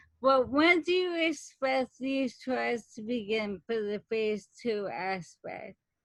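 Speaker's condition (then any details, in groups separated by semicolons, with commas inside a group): ALS; audibly altered speech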